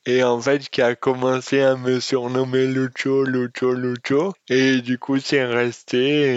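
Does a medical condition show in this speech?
Yes: dystonia; congenital.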